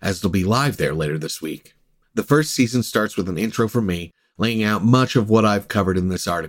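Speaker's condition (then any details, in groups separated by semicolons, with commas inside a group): No condition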